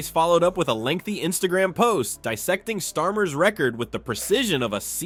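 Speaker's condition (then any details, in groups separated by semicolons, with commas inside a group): No condition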